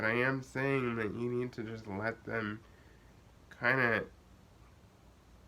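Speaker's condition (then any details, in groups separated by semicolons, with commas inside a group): Cerebral palsy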